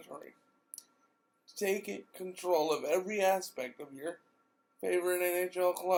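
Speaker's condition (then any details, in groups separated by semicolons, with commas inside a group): Cerebral palsy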